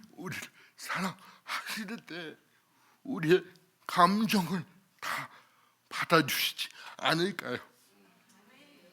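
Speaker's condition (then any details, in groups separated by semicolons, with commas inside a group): Cerebral palsy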